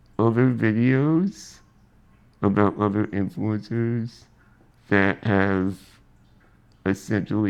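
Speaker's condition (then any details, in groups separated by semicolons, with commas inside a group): Spinal muscular atrophy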